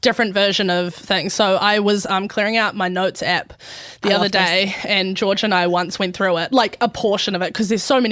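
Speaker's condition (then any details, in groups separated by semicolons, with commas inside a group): No condition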